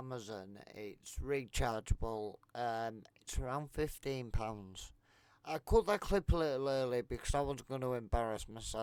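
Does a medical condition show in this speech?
Yes: multiple sclerosis; affects legs; legs weak.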